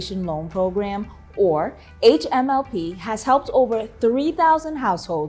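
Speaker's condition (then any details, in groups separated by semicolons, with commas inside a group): No condition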